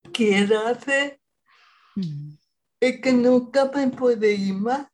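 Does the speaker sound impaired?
Yes: cerebral palsy; present at least 40 years.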